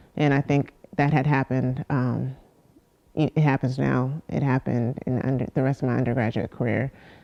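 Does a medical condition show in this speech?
No.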